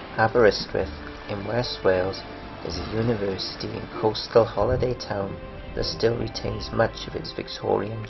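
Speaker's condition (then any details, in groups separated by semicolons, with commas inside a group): No condition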